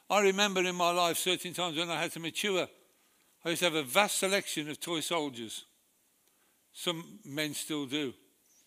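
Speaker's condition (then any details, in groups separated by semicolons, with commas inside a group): Parkinson's disease; dragging foot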